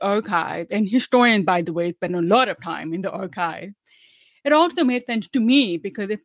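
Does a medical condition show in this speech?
Yes: deafness; deaf woman, about 25 years passing as hearing, about ten years of speech therapy; uses hearing aids and closed captioning, not fluent in sign language; speaks well after about ten years of speech therapy, relearned how to speak.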